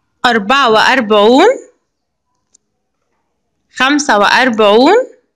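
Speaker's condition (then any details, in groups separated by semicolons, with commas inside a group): No condition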